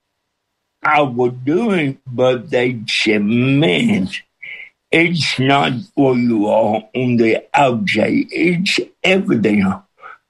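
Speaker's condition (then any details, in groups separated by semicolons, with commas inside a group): Cerebral palsy with speech impediment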